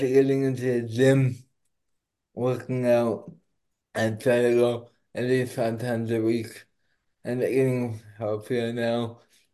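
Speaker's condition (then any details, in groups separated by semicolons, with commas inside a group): Cerebral palsy; not slurred, per host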